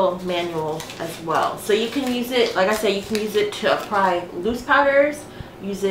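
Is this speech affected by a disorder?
No.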